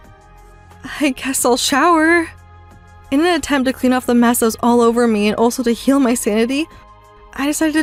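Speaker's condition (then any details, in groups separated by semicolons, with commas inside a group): No condition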